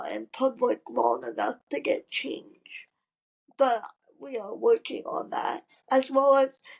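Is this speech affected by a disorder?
Yes: cerebral palsy; from birth, wheelchair user.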